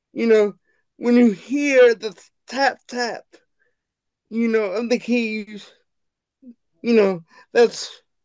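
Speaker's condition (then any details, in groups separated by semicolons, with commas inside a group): Cerebral palsy; wheelchair bound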